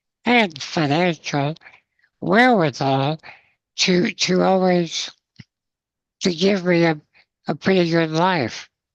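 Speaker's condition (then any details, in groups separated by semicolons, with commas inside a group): Spinal muscular atrophy, congenital; progressive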